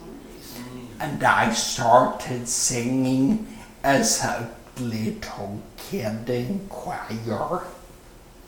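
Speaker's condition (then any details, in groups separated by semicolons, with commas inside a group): Stroke with paralyzed vocal cord; stroke at 35, craniotomy at Barnes Jewish Hospital, alphabet board early, left-hand writing; speaks lower and slower, singing voice part lost, public speaking difficult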